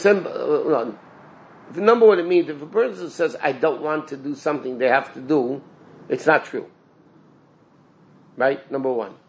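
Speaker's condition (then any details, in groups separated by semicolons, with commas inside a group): No condition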